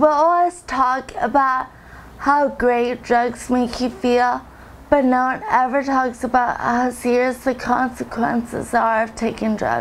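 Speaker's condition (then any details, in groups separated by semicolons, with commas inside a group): Drug overdose aftereffects; initially could not talk, speech now slow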